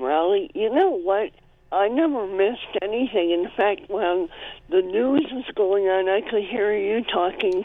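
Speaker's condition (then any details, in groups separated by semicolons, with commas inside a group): Cleft palate; congenital cleft palate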